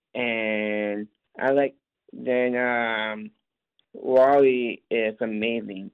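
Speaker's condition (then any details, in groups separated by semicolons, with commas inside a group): Down syndrome; describes self as very capable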